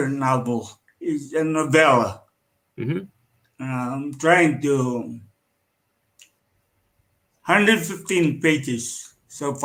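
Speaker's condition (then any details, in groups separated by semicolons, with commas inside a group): Cerebral palsy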